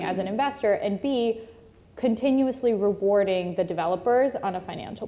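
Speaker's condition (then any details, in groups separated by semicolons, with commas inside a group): No condition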